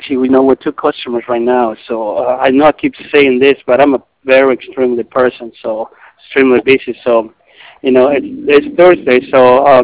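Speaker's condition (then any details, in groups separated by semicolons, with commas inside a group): No condition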